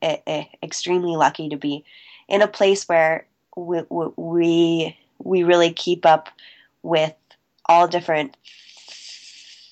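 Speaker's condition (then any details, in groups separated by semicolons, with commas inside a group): Stuttering; covert since childhood, immediate onset soon after starting to talk, school therapy from kindergarten, private therapist; recovering covert, still stutters, American Institute for Stuttering 3-week intensive program, fluency shaping techniques; formerly word switching and avoiding, held back stutters, pushed words out, appeared out of breath; repeated sounds, prolonged sounds, blocks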